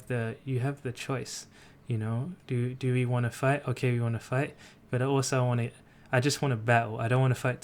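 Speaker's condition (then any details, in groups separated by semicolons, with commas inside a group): No condition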